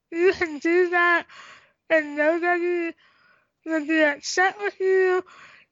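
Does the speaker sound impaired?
Yes: tracheostomy; congenital cystic hygroma of head and neck, lymphatic system, cysts in airway and esophagus, 50-60 surgeries; doctors predicted never talking, learned to talk, unable to swallow, breathing effortful when running.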